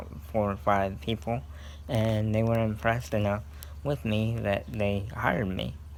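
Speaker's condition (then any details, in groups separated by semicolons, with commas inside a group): Cerebral palsy; scoliosis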